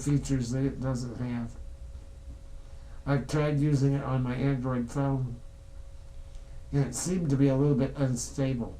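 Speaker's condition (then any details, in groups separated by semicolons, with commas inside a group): Spinal muscular atrophy type two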